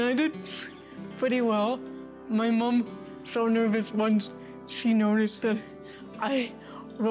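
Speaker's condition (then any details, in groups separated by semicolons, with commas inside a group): Cerebral palsy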